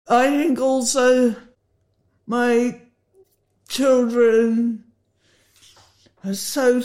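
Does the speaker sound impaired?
Yes: Huntington's disease; inherited from father, carries mutation, learned father's diagnosis at 39, mood symptoms before medication, initially misdiagnosed; treated by Ed Wild at Bloomsbury clinic, past tominersen gene silencing trial.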